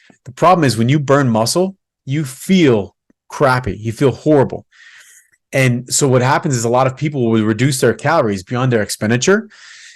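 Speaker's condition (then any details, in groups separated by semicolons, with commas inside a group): No condition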